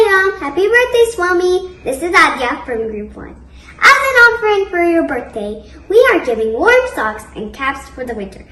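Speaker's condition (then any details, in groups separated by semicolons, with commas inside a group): No condition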